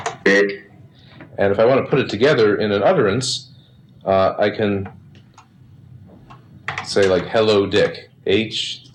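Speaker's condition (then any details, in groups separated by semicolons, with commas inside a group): No condition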